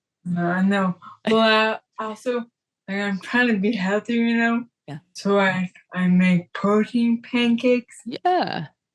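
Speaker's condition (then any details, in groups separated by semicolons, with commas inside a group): Traumatic brain injury; caused by car wreck; relearned talking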